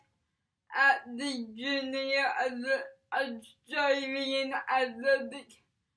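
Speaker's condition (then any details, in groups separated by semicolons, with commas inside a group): Cerebral palsy; from birth, affects speech, walking, fingers; seated thrower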